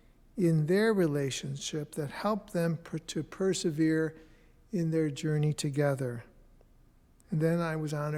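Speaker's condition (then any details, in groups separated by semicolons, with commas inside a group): No condition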